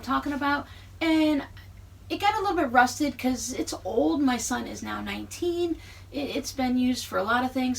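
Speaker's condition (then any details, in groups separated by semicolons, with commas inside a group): No condition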